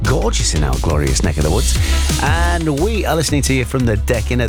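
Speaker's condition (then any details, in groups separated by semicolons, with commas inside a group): No condition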